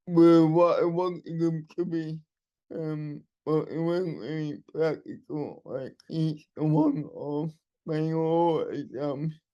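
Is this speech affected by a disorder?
Yes: cerebral palsy; wheelchair user.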